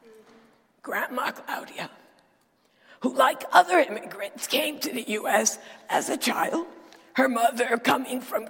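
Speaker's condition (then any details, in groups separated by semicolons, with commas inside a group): Dysphonia; not a sore throat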